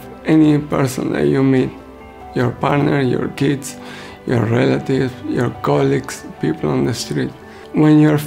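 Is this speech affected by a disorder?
Yes: motor neurone disease; onset with loosening grip.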